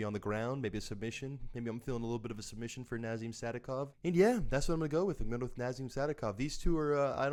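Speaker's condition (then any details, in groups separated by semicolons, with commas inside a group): No condition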